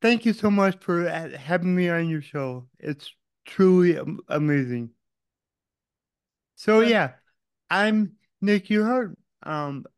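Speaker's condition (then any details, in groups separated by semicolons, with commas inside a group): Cerebral palsy; revived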